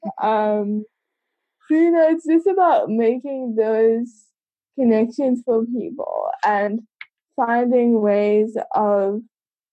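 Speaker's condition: Cerebral palsy; congenital

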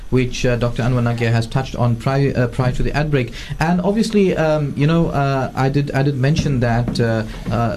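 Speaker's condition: No condition

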